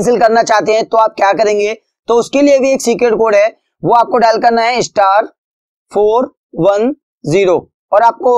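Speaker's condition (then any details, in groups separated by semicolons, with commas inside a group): No condition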